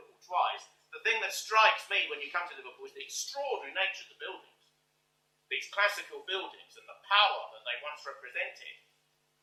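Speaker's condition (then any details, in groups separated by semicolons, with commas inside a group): No condition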